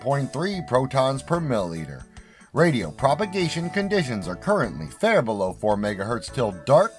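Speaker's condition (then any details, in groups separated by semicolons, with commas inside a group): No condition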